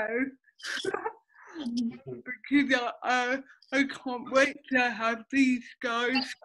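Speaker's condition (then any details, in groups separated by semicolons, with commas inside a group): Cerebral palsy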